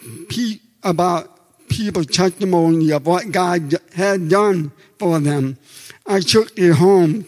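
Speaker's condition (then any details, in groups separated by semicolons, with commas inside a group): Deafness; comfortable speaking and using own voice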